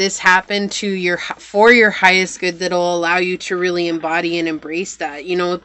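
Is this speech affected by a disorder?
No.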